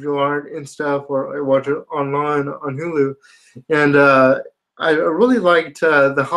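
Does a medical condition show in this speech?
Yes: spastic quadriplegia cerebral palsy.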